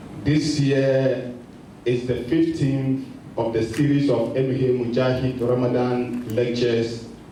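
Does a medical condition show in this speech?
No.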